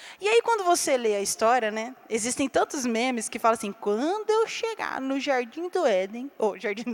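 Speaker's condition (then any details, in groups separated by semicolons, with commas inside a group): No condition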